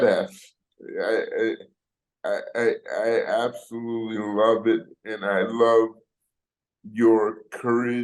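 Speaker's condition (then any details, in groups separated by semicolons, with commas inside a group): Cerebral palsy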